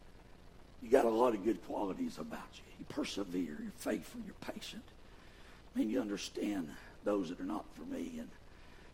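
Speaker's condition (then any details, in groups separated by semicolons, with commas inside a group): Vocal fold paralysis, bilateral; speaks with false vocal folds; do not come together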